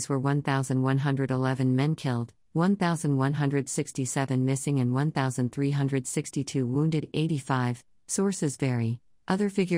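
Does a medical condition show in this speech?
No.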